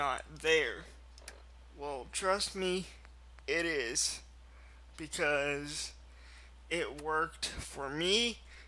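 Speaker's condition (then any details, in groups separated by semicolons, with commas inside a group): Cerebral palsy, mild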